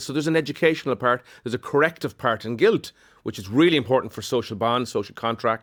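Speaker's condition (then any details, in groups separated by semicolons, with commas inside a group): No condition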